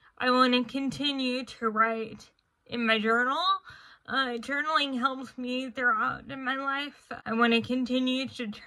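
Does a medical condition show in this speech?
Yes: cerebral palsy, spastic.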